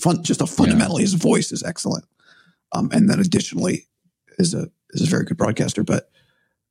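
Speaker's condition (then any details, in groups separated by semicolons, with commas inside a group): Vocal cord surgery; vocal cord problem, not uncommon, long search for diagnosis, vocal cord surgery by ear nose and throat surgeon; voice compromised, objectively worse than usual, unsure if voice returns to 100%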